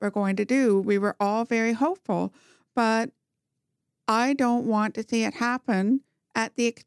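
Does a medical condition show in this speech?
Yes: profound hearing loss, congenital, bilateral; did not talk until age four.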